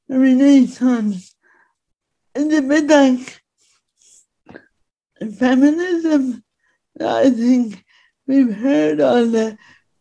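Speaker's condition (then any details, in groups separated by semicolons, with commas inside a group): Speech impediment; disabled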